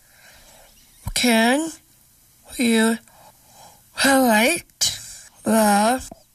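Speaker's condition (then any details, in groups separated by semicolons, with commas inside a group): Down syndrome; long-standing problems with talking; talking problems present during recording; problems with talking a lot, present right now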